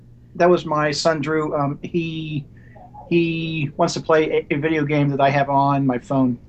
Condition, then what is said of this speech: Stuttering. And if I'm nervous, I stutter really badly.